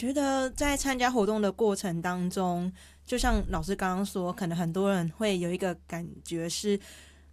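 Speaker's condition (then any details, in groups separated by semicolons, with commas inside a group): Hearing impairment; present since at least junior high school; clear articulation per host, self-reports sometimes slightly unclear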